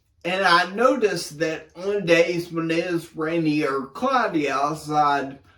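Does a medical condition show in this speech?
Yes: brain injury.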